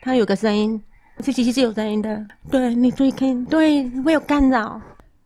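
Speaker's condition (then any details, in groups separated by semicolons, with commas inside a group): Moderate-to-severe hearing loss; wears hearing aids, car accident with seven days bedridden, rehabilitation to dance again; hearing aid taken off during recording and held to microphone, then only sees lips moving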